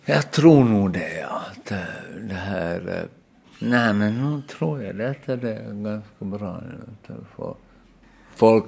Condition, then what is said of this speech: Aphasia. Omskrev mycket för han hittade ju inte orden. Det är ju det som har varit problemet.